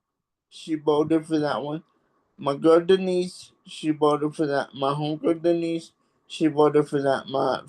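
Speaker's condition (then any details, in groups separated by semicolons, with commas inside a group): Cerebral palsy; affects hands and back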